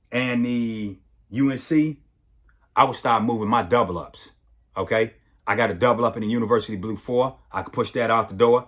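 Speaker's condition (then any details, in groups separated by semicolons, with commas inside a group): No condition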